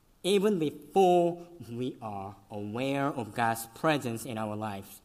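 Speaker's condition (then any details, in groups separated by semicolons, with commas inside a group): Cleft lip and palate; congenital, severe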